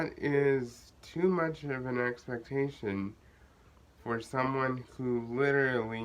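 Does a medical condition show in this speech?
Yes: cerebral palsy.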